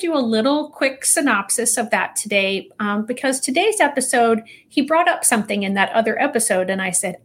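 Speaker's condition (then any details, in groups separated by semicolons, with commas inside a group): No condition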